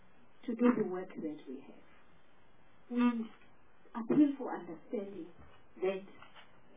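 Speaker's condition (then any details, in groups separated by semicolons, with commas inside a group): No condition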